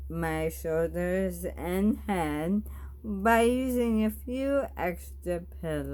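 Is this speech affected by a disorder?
Yes: bulbar ALS; bulbar-onset ALS.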